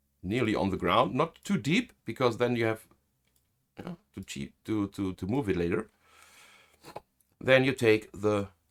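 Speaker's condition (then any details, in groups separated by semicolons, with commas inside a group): No condition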